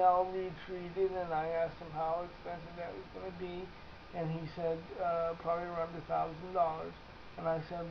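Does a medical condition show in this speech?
Yes: cerebral palsy.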